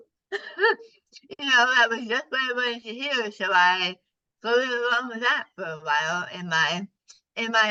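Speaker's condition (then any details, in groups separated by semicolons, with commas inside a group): Partial glossectomy for tongue cancer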